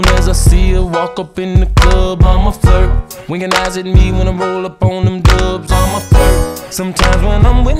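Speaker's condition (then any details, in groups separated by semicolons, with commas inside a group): No condition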